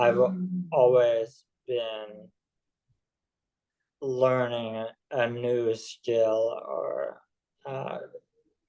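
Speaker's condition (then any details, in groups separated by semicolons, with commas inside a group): ALS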